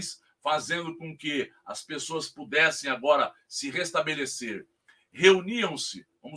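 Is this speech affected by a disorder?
No.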